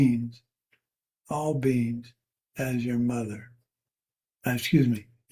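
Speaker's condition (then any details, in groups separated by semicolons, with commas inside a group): Parkinson's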